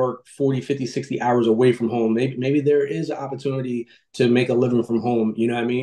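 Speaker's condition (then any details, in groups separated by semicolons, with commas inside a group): No condition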